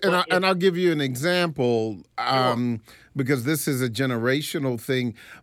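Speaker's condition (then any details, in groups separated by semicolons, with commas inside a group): No condition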